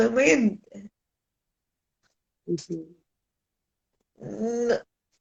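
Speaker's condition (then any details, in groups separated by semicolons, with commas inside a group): Cerebral palsy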